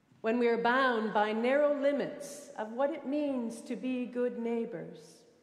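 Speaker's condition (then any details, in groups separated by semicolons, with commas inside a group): No condition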